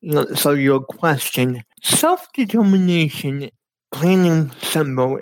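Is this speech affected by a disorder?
Yes: cerebral palsy; speech affected, uses Dragon NaturallySpeaking voice activated computer software.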